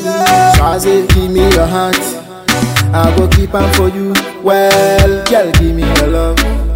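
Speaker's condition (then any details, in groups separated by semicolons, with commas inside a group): No condition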